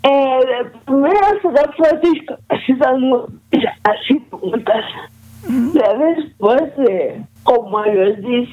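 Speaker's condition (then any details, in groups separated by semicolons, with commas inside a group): Cerebral palsy; no wheelchair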